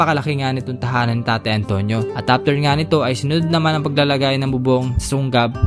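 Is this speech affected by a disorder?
No.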